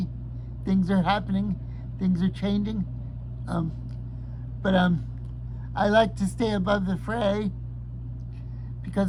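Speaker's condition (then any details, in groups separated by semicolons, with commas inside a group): Cerebral palsy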